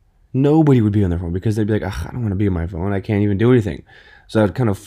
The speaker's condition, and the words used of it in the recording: None; typical speech.